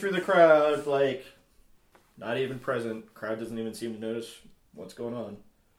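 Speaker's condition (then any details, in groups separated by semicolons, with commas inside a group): No condition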